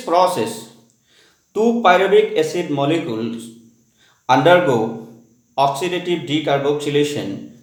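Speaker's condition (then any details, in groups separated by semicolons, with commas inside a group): No condition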